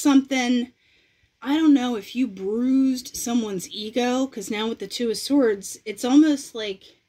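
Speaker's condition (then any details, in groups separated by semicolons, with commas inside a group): No condition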